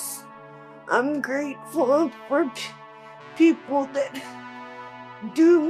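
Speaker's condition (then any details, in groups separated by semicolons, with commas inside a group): Cerebral palsy, quadriplegic; able to speak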